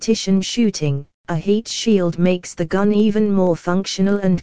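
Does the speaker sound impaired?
No.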